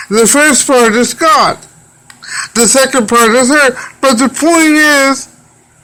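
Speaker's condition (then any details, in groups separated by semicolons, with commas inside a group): Cerebral palsy; wheelchair user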